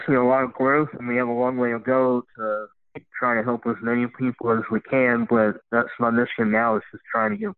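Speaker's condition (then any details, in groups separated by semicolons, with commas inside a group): Cleft lip and palate; congenital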